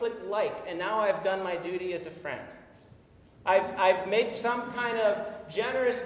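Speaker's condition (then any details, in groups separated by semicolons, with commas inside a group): No condition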